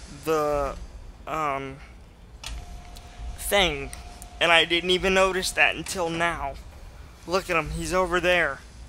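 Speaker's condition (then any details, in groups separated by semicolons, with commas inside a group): Cerebral palsy, mild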